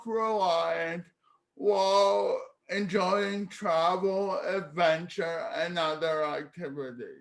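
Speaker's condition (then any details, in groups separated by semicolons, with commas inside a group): Cerebral palsy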